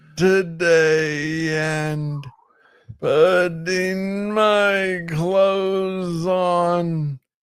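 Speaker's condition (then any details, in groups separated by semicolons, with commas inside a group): Parkinson's disease; speaks slowly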